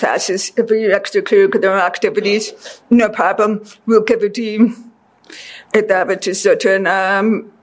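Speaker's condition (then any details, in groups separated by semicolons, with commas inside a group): Deafness; deaf since childhood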